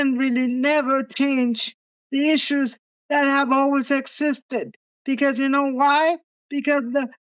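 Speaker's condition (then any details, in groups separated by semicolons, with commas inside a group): Cerebral palsy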